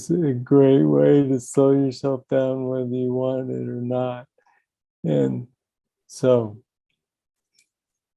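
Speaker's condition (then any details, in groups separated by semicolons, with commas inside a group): Young onset Parkinson's disease; deep brain stimulation implant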